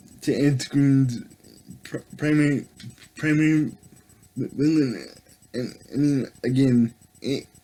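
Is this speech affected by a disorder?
Yes: cerebral palsy; able to speak.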